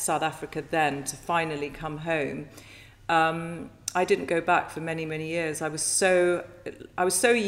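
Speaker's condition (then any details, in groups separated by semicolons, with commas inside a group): No condition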